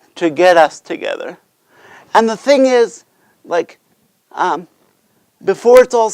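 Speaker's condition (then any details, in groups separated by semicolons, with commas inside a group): Cerebral palsy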